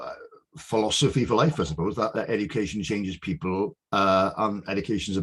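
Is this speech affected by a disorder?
No.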